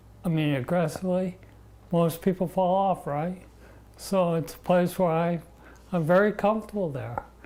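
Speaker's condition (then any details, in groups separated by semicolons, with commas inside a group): Parkinson's disease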